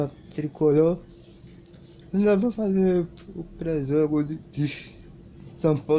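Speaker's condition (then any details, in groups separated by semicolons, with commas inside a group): Cerebral palsy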